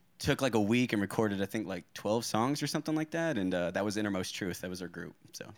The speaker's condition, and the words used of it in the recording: None; typical speech.